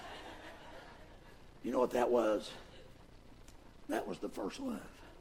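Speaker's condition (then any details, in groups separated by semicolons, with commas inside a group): Vocal fold paralysis; voice worse than before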